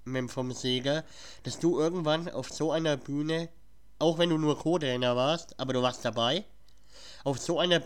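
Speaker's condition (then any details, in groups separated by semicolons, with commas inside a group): Cleft palate; has a cold at recording; cleft palate audible in speech, plus cold at recording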